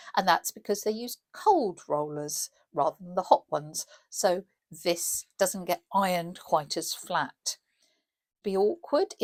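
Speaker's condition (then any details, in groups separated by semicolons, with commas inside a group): No condition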